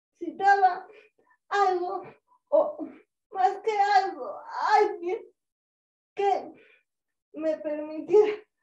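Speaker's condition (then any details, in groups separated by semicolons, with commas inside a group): Cerebral palsy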